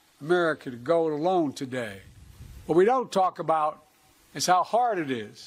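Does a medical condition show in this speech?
No.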